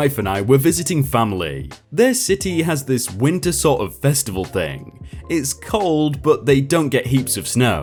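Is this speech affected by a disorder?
No.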